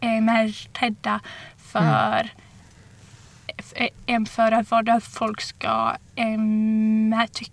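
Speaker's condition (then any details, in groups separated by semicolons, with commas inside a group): Stuttering; long-standing stuttering; uncontrollable stuttering, sometimes worse with nervousness, unpredictable, amount varies by day; repeated words, blocks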